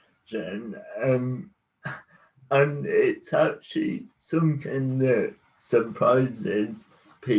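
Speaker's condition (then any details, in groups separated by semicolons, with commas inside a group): Cerebral palsy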